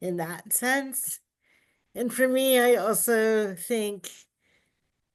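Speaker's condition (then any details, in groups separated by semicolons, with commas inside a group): Cerebral palsy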